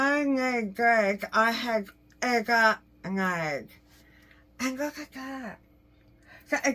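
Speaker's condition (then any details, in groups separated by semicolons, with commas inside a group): Jaw cancer surgery; tracheostomy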